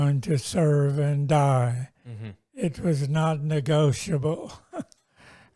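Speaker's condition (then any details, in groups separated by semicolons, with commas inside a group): Multiple sclerosis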